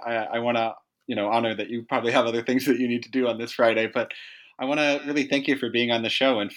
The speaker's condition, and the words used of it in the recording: None; typical speech.